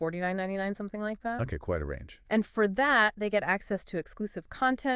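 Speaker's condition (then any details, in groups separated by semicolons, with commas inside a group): No condition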